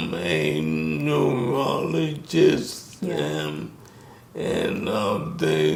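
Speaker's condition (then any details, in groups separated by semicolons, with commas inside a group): ALS; bulbar onset, first symptom raspy voice; about seven years since onset, still walking, talking, eating, daily medication; raspy voice, speech slow, effortful, many pauses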